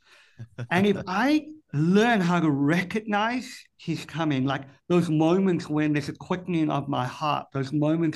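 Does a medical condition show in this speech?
Yes: cleft palate; congenital cleft palate, speech and hearing impaired since birth, difficult childhood development; speech impediment.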